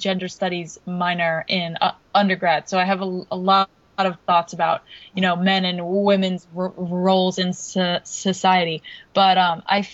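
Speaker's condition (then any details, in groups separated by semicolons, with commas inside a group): Stuttering; onset second or third grade, formerly covert, therapy at 15, American Institute for Stuttering, New York; still stutters a good amount, ongoing sessions at American Institute for Stuttering, not practising tools recently; Stuttering modification, prolongations, easy onsets, pullouts, voluntary Stuttering, breathing format, slowing speech greatly reduces Stuttering; prolonged sounds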